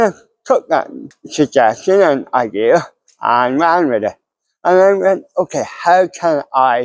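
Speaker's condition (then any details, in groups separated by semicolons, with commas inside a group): Cerebral palsy; mild, ataxic type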